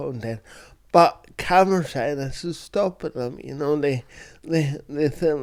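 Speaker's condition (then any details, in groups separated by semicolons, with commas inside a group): Cerebral palsy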